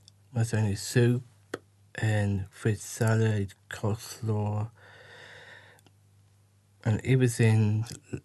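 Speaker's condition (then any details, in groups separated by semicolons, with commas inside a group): Down syndrome; speech not always clear, word-finding difficulty, helped when listeners wait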